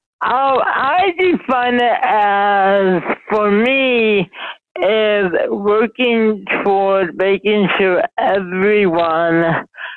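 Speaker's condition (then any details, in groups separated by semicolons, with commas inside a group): Mild cerebral palsy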